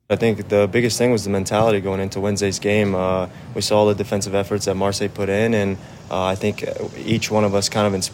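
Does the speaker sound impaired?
No.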